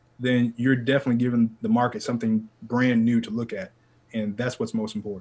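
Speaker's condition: No condition

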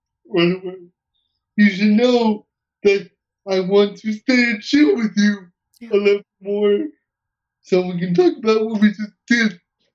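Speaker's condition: Cerebral palsy; uses wheelchair, hearing intact

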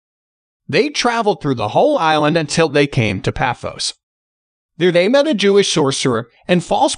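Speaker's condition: No condition

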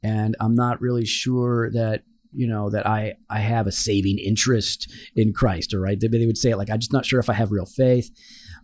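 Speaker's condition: No condition

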